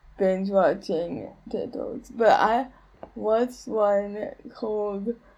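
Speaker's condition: Cerebral palsy; age 29

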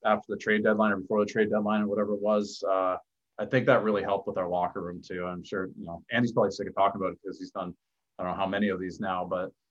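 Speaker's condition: No condition

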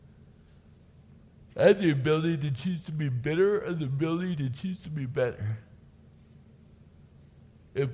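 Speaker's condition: Cerebral palsy; does not talk like typical speaker, speech typical before eighth grade disease onset

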